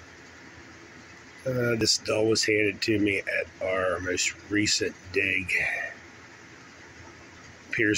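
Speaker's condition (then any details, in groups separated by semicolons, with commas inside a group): No condition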